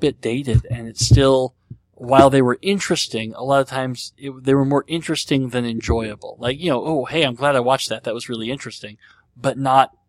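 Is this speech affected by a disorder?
Yes: cleft lip and palate; treated as a baby.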